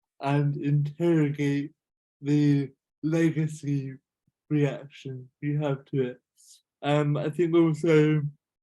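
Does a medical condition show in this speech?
Yes: cerebral palsy.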